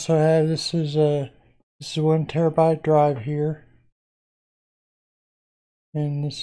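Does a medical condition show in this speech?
Yes: Parkinson's disease.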